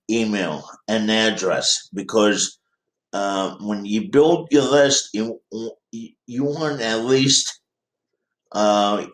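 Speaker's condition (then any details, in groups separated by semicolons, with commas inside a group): Cerebral palsy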